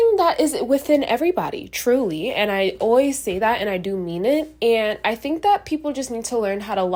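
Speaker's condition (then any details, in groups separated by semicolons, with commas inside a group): No condition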